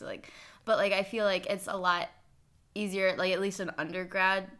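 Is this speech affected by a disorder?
No.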